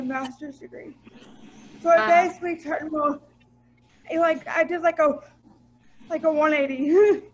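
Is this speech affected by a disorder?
Yes: spastic cerebral palsy; spastic type, from birth, implanted spinal medication pump; pump-delivered medication since high school, walks.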